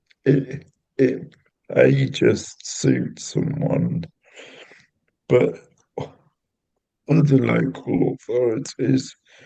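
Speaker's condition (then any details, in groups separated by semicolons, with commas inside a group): Cerebral palsy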